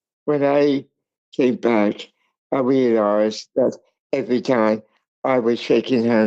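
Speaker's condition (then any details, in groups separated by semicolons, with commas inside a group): Cerebral palsy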